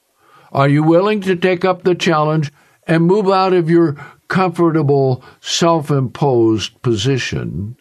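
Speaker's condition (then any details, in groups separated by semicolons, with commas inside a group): No condition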